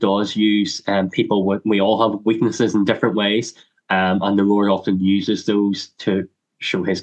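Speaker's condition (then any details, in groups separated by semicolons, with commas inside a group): Cleft lip and palate; congenital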